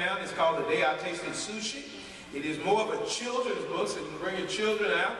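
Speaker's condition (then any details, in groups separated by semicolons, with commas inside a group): No condition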